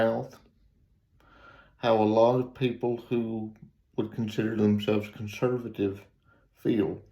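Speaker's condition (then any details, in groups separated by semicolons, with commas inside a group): Cerebral palsy; uses wheelchair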